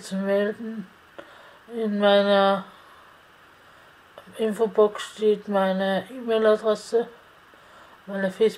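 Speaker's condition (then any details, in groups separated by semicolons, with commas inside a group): Spasticity from birth; multiple sclerosis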